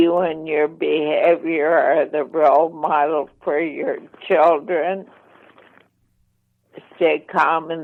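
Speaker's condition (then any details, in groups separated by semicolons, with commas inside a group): ALS, mild; voice slightly impaired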